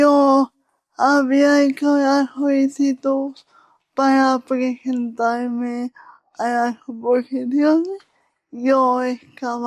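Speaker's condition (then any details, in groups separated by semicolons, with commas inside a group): Cerebral palsy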